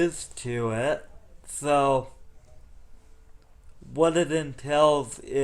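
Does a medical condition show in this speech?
Yes: cerebral palsy.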